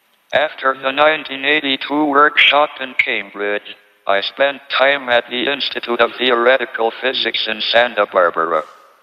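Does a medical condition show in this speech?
Yes: ALS, tracheotomy, through a speech-generating device; tracheotomy after critical pneumonia during CERN visit, computerized speech synthesizer; speaks only through computerized speech synthesizer with American voice; lost voice due to tracheotomy, robotic American-accented synthesized voice, earlier natural speech deteriorated.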